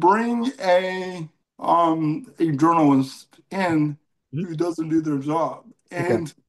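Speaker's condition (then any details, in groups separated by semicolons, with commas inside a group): Cerebral palsy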